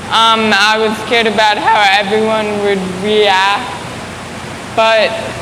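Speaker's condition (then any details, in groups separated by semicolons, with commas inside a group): Friedreich's ataxia; age 15, diagnosed at 9, progressing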